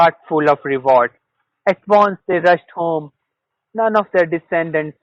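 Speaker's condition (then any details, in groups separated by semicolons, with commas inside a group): No condition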